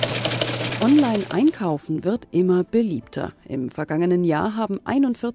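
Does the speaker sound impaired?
No.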